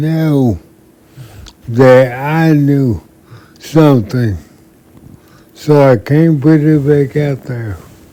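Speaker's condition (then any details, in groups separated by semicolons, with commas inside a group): Multiple sclerosis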